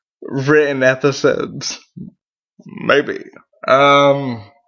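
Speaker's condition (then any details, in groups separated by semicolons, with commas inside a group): Cerebral palsy; mild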